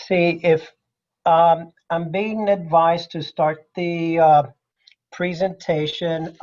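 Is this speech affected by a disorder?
No.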